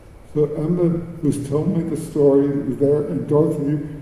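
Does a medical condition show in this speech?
Yes: cerebral palsy; speech.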